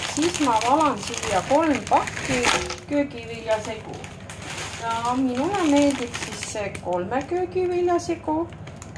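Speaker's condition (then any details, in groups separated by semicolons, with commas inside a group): No condition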